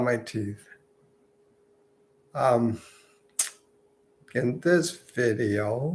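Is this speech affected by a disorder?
Yes: multiple sclerosis.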